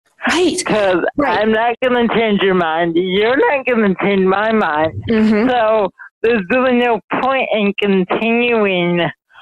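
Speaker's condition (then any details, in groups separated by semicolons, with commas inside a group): Mild cerebral palsy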